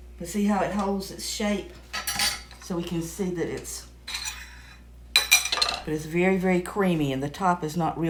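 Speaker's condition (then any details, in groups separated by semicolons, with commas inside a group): No condition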